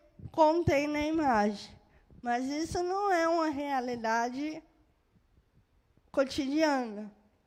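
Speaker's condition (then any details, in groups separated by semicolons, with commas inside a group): Cerebral palsy; birth brain injury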